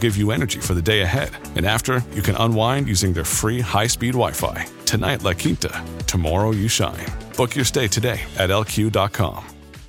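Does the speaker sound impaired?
No.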